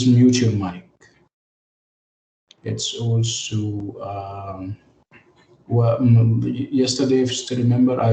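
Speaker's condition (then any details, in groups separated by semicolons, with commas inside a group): No condition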